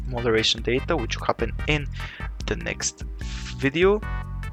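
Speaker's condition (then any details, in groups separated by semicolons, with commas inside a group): No condition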